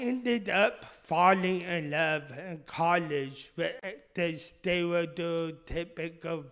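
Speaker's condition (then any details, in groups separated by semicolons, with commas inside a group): Speech impediment; initially misdiagnosed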